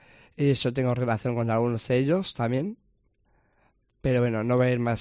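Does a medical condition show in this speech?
Yes: Down syndrome; trisomy 21, extra copy of chromosome 21.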